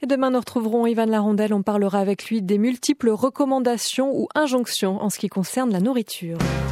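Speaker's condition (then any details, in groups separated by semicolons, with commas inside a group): No condition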